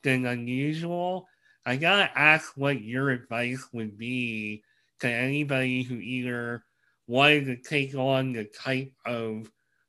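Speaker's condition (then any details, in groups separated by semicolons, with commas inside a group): Cleft lip and palate; congenital cleft lip and palate, craniofacial condition, many obstacles in life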